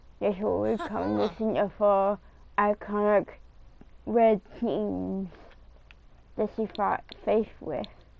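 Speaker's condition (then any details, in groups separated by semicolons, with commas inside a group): Cerebral palsy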